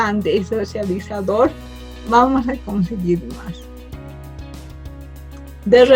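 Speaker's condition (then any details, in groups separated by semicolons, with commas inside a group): Cerebral palsy from birth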